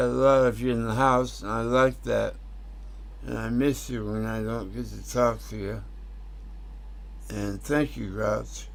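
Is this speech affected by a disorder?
Yes: tongue cancer; tongue tumor.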